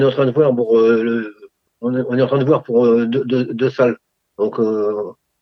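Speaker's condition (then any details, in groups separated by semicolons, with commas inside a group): Parkinson's disease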